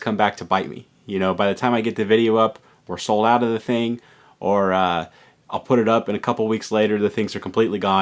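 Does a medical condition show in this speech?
No.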